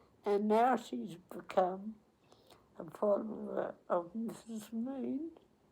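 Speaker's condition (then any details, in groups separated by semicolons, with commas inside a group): Cerebral palsy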